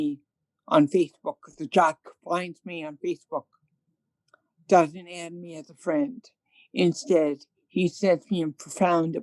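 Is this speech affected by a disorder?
Yes: cerebral palsy.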